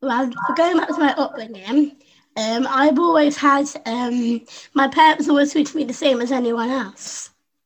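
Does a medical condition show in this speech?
Yes: Down syndrome; adult woman, 25.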